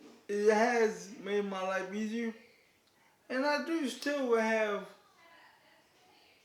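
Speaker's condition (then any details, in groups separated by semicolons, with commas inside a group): Cerebral palsy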